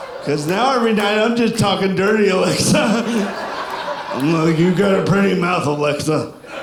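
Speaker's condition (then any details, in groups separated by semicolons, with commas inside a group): Cerebral palsy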